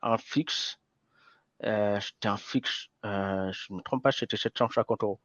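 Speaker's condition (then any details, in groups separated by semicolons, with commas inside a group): Hearing impairment from birth; congenital hearing loss, diagnosed around age 4, lip reading since birth, school to learn spoken French; degenerative hearing loss, may get worse; learned to speak at age 4, slight effect on speech noticeable now and then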